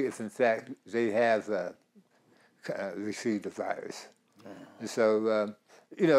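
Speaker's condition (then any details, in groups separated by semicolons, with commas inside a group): Tongue cancer; dry mouth overcome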